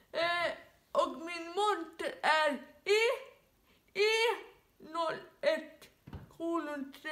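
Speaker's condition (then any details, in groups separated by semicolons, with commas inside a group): Dyskinetic cerebral palsy, severe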